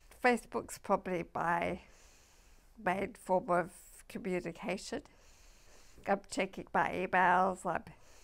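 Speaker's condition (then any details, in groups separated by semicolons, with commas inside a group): MND (ALS)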